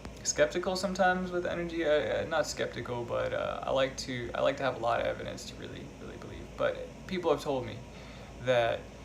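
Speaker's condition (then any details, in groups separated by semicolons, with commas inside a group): No condition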